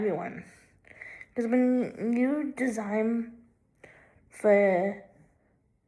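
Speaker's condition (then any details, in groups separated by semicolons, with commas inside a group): Cerebral palsy, left hemiplegia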